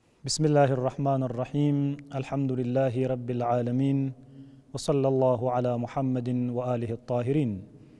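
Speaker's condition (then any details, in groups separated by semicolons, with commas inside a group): No condition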